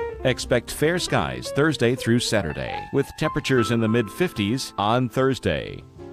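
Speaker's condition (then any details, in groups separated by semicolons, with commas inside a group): No condition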